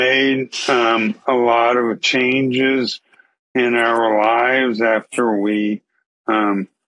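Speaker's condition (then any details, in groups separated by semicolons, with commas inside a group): ALS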